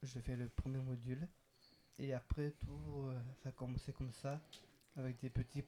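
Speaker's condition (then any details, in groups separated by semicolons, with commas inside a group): Down syndrome, trisomy 21; extra chromosome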